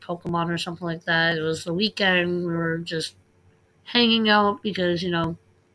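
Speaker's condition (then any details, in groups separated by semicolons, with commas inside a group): Cleft lip and palate, unilateral cleft lip and palate; nasal air restriction, no airflow through left nostril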